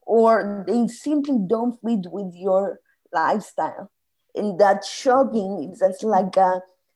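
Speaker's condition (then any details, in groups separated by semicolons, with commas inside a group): Spasmodic dysphonia; meditation and yoga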